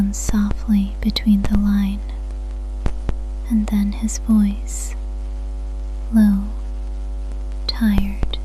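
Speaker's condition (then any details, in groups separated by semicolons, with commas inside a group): No condition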